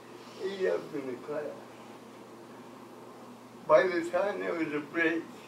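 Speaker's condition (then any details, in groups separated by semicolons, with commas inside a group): Cerebral palsy; from birth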